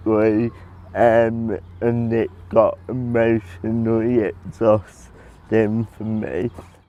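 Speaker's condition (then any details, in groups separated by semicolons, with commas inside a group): Cerebral palsy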